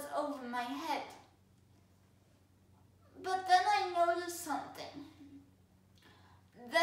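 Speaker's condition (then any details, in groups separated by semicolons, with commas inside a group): Cerebral palsy; affects all four limbs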